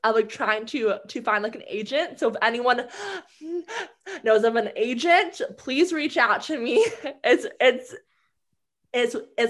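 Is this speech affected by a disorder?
Yes: stuttering; stuttering since childhood, has had speech therapy; speaks in a different way, self-described as communicating just fine; here repeated sounds, repeated words.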